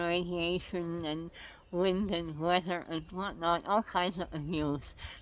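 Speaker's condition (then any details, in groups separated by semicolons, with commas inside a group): Oral cancer; tracheostomy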